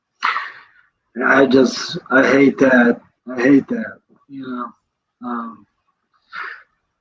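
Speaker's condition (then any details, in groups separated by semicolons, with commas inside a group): Cerebral palsy; present from birth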